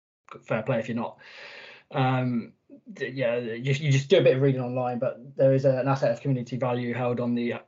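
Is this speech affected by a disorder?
No.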